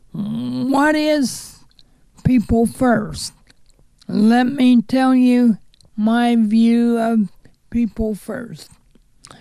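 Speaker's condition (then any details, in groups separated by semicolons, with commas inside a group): Cerebral palsy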